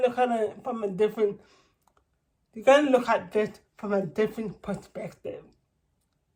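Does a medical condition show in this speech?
Yes: cerebral palsy.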